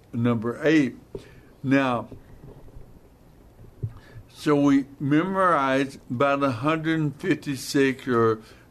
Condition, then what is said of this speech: Stroke. They're wondering why that guy talks so funny.